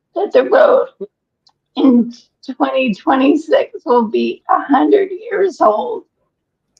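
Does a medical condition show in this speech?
Yes: ALS; breathless after exertion.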